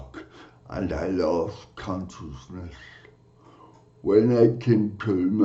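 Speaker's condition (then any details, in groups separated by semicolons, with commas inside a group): Cerebral palsy; from birth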